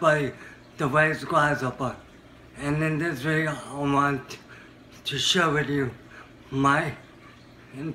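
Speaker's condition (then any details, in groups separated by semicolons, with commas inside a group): Cerebral palsy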